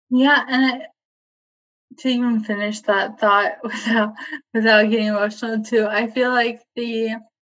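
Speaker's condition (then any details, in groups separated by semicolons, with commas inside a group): ALS, limb onset; about 10 months since diagnosis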